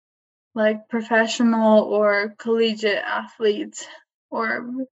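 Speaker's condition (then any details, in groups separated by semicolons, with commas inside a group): ALS, limb onset; about 10 months since diagnosis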